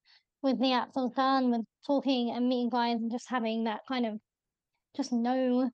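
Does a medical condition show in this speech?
Yes: bilateral cleft lip and palate; congenital, around 23 operations, bone graft, jaw realignment at 18-19, Great Ormond Street, 6 grommet operations; adult, no operations since 25, hearing issue, speech and language therapy years ago; possibly needs more pitch or volume to be heard, voice called weird in childhood.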